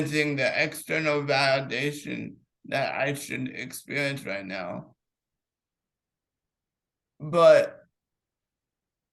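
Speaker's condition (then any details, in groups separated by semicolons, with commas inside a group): Cerebral palsy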